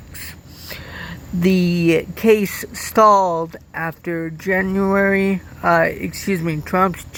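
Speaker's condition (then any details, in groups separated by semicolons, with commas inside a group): Cerebral palsy; from birth, walks with walker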